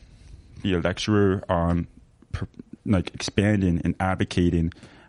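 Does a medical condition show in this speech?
Yes: severe to profound hearing loss, sensorineural hearing loss; lost many language skills from late diagnosis.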